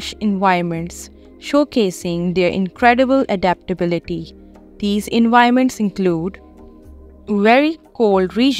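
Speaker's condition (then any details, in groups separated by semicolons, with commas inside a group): No condition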